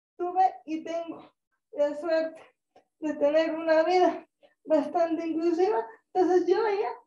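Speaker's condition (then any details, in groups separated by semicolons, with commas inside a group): Cerebral palsy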